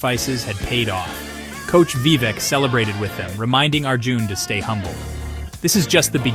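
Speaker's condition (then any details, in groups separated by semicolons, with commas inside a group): No condition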